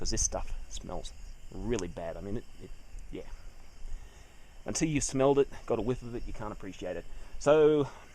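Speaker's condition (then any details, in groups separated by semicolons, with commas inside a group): No condition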